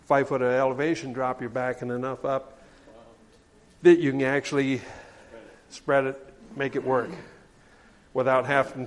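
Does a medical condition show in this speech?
No.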